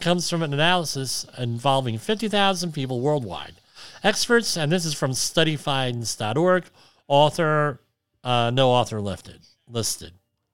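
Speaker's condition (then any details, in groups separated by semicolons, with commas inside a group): Cleft lip and palate; tinnitus attributed to cleft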